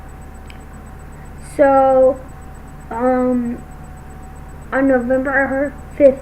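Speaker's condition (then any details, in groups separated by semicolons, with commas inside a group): Cerebral palsy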